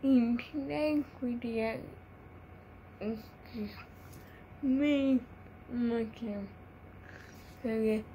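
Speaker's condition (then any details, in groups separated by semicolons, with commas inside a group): Cerebral palsy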